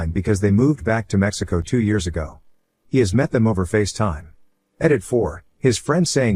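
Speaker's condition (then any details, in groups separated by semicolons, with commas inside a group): No condition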